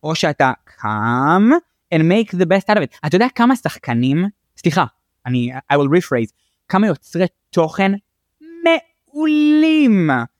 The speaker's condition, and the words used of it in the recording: Stuttering. כיתה א' אני מגמגם ואפשר אולי אה, לשמוע שהמצב שלי הרבה יותר טוב מהבחינה הזאת ואני יכול לומר שאני מדבר בשטיפות